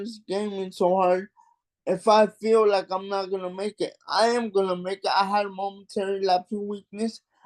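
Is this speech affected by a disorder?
Yes: cerebral palsy.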